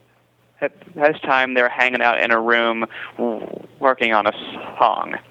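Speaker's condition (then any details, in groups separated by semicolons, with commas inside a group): Stuttering; stuttering since age five; prolonged sounds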